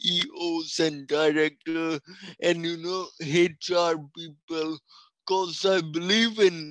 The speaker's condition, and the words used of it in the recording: Cerebral palsy. It can affect you physically or mentally, but I'm not mentally affected, only the physical, the walking and the speech and the coordination part.